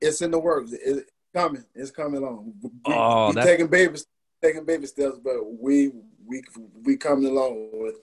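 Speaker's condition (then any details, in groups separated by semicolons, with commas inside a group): Stutter; developmental, from birth, therapy age 5 to 22, then two years at Northwestern after Bears draft; largely overcome, no effect on current life; as child stuttered within five or six words, now complete fluency for ninety-minute talks; repeated words, prolonged sounds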